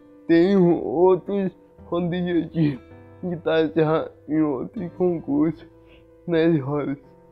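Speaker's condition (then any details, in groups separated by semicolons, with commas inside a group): Cerebral palsy; some difficulty speaking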